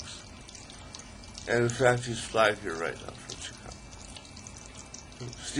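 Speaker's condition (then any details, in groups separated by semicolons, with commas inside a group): ALS; still able to talk, articulate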